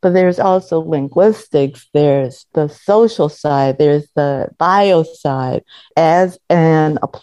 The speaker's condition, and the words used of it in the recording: None; typical speech.